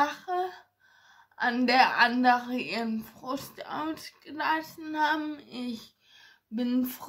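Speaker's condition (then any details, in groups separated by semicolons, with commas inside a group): Ataxia; ataxia affecting hands and fingers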